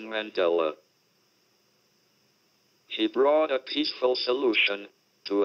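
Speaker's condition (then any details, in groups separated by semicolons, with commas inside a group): Motor neurone disease (ALS), speech-generating device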